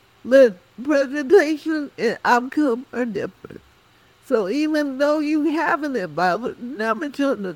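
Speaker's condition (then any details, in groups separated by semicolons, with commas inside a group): Cerebral palsy; speech affected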